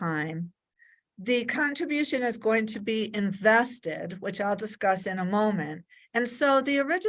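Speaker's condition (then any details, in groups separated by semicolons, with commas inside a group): No condition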